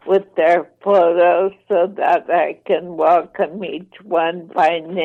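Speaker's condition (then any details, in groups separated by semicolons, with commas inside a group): ALS, mild; voice slightly impaired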